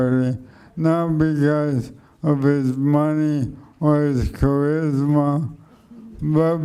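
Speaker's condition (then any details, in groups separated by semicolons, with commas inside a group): ALS; speech slowed and softened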